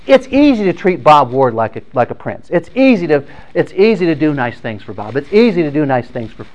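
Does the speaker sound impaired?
No.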